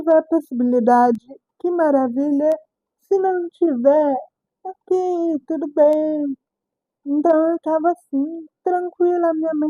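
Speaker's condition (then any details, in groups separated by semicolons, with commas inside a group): Cerebral palsy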